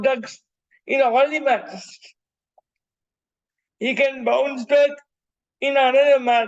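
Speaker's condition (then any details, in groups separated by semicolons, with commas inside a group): Cerebral palsy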